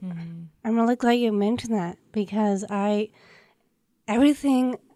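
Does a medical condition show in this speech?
Yes: Down syndrome; present since birth, known since infancy.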